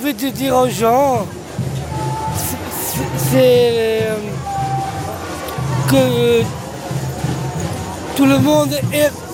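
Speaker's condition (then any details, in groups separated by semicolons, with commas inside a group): Down syndrome; trisomy 21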